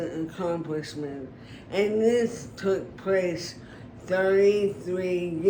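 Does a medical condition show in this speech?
Yes: brain injury; could not blow out candles for years.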